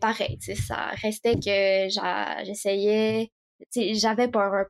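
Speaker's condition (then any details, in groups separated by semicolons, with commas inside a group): Stuttering; stuttering diagnosed around age four, several speech therapists since primary school, therapy aided acceptance; age 18, much better in recent years, some less good days, harder at end of school year; may get stuck, some blocks during presentations, similar in English and French; repeated sounds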